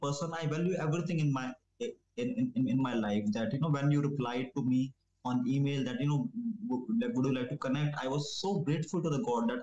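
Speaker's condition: Stammering; began around age 10, linked to violent abusive father and childhood stress, considered not curable; no speech therapy or techniques, improving with more talking; used to stammer more in English than Hindi, few stutters in interview, stutter rarely noticeable; repeated sounds

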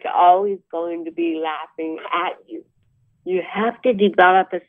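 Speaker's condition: Cerebral palsy; about 63 years old

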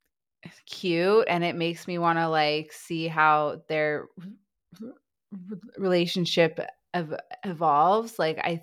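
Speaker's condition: Stuttering; stutter diagnosed in childhood, about seven months speech therapy, therapy tried changing voice, formerly covert, hid stutter through school; repeated sounds, prolonged sounds

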